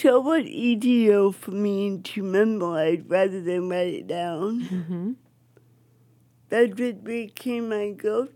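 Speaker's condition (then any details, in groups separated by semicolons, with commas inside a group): Cerebral palsy; affects speech, wheelchair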